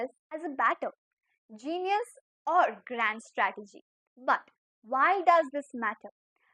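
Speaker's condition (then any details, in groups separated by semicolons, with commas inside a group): No condition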